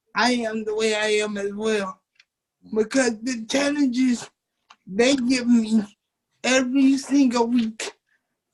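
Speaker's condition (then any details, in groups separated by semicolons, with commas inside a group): Cerebral palsy; 27 years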